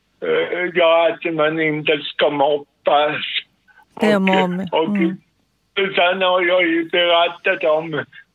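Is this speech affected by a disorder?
Yes: cerebral palsy; sudden involuntary jerks.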